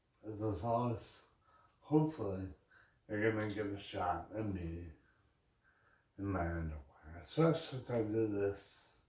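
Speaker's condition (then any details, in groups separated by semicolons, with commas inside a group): Brain injury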